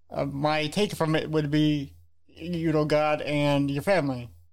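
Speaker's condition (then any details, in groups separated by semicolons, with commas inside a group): Cerebral palsy; congenital, limited mobility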